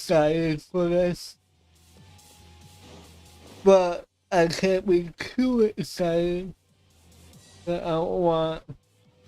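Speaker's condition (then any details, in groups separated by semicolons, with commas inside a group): Cerebral palsy; affects voice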